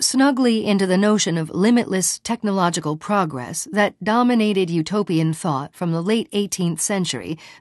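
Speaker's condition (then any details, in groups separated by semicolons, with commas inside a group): No condition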